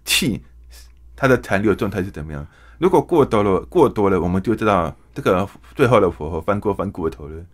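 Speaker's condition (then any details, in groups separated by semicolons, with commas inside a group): Hearing impairment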